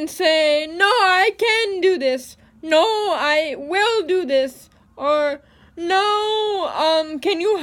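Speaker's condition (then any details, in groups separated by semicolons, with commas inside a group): Cerebral palsy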